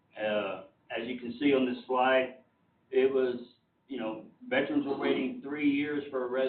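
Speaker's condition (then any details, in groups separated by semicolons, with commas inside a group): No condition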